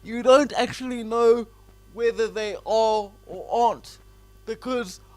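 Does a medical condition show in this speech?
Yes: cerebral palsy.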